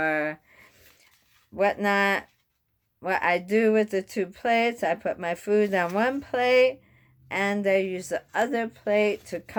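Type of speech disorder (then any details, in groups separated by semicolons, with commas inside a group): Bulbar dysarthria; bulbar onset ALS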